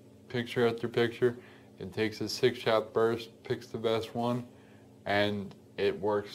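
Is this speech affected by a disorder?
Yes: cerebral palsy; affects gait and walking.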